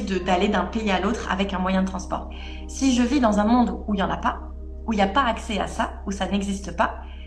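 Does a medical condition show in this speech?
No.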